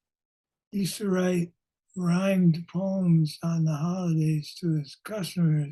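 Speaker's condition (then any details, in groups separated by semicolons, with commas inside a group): Parkinson's disease; lost former character voice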